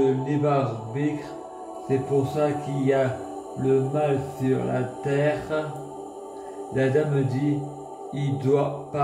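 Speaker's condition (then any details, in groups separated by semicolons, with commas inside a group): Multiple sclerosis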